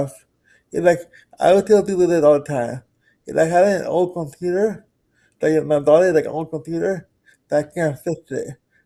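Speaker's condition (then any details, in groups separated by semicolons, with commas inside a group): Cerebral palsy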